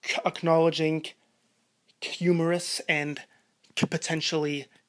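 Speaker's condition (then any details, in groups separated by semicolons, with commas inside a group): Stuttering; adds k sound as secondary behavior when stuttering, even on non-k words, tries voluntary stuttering; blocks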